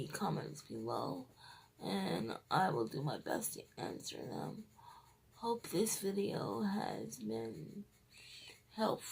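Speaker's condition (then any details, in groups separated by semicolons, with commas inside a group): Cerebral palsy, triplegia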